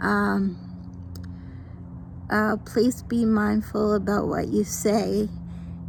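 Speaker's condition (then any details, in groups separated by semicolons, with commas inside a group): Mild cerebral palsy; mild, can walk and talk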